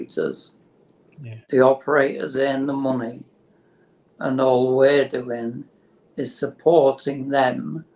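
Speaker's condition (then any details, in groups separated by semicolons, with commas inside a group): Motor neurone disease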